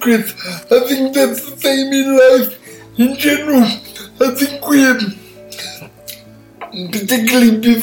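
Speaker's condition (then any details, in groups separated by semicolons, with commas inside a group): Cerebral palsy; speech impairment, takes listeners a while to catch on, listeners hesitant to ask for repeats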